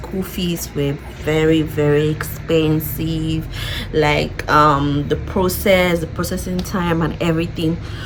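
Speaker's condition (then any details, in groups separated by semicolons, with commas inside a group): No condition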